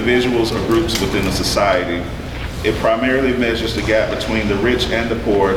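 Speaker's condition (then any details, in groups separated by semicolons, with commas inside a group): No condition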